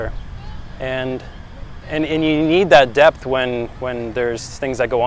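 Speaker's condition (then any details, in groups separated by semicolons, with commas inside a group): No condition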